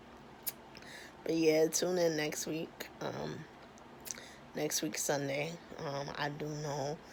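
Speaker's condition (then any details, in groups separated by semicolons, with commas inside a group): Cerebral palsy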